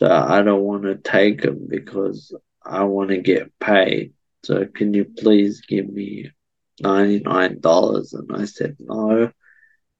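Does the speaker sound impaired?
Yes: cerebral palsy.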